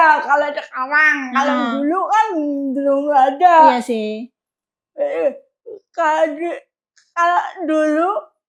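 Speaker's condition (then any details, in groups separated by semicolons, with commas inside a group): Cerebral palsy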